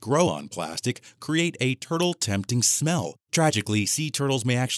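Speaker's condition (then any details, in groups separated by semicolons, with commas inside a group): No condition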